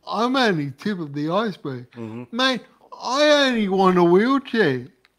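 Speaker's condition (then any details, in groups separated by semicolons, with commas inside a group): Cerebral palsy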